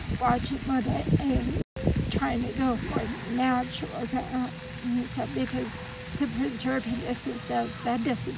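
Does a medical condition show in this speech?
Yes: Parkinson's disease; adolescent onset around 13, tremors and overactivity, misdiagnosed as ADHD, given Ritalin, diagnosed about ten years ago; no Parkinson's medication, natural supplements found by daughter, diet changes.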